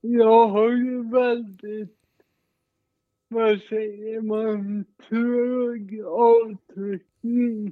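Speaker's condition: Cerebral palsy, mild

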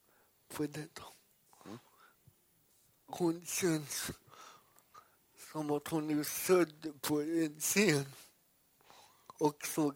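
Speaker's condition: Cerebral palsy; much improved through practice

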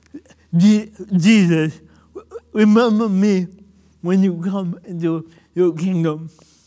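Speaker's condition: Cerebral palsy; motor deficits

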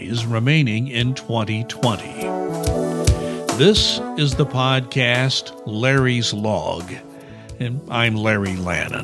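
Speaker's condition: No condition

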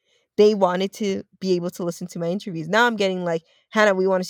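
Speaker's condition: No condition

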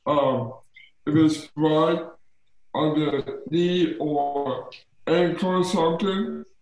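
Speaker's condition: Down syndrome

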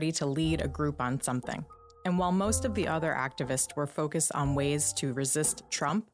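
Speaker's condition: No condition

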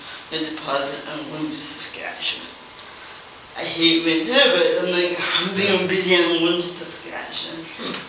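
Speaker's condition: Cerebral palsy

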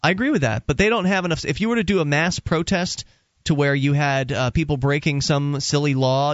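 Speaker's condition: No condition

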